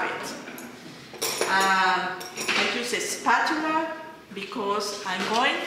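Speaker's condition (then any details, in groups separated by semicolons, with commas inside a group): No condition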